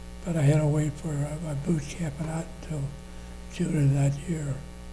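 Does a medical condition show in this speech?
Yes: Parkinson's disease.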